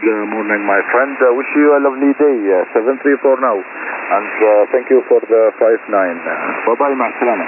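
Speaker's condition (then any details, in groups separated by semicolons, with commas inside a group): No condition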